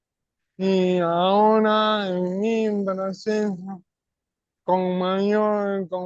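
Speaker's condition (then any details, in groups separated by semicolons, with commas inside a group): ALS; non-bulbar form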